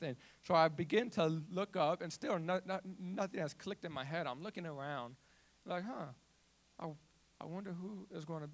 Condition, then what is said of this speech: Stuttering. How much more effective could I be if I didn't have the speech impediment?